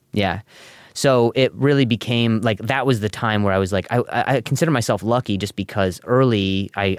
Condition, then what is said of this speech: Stuttering. Yeah, I mean, I try to, now I go on stage and it's very minimal.